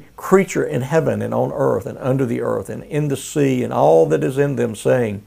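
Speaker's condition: No condition

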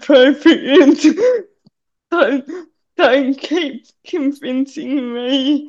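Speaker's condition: Cerebral palsy; needs hand to hold on steep stairs

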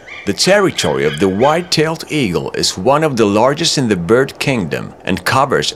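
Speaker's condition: No condition

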